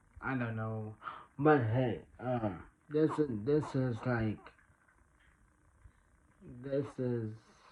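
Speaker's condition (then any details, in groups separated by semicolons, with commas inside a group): Traumatic brain injury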